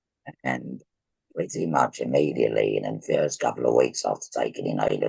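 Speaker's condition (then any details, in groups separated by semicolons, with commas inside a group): Laryngectomy for laryngeal cancer; total laryngectomy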